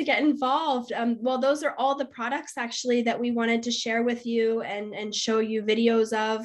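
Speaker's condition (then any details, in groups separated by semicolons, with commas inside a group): No condition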